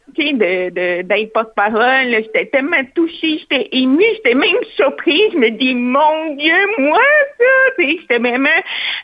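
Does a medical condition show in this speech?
Yes: hearing loss with cochlear implant; hard of hearing, cochlear implant at age 4, operated very young, uses interpreters; masks make understanding others harder.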